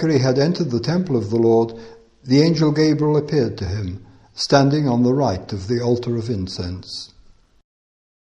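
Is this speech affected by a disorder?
No.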